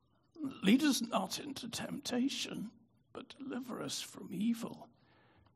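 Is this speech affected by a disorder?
Yes: spasmodic dystonia; brain disorder.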